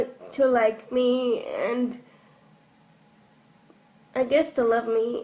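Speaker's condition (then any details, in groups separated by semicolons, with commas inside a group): Cerebral palsy; from birth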